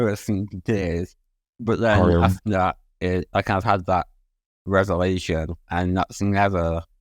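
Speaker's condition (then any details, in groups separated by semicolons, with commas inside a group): Spinal muscular atrophy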